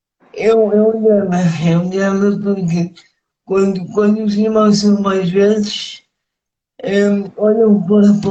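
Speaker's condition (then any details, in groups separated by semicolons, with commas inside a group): Cerebral palsy; speech affected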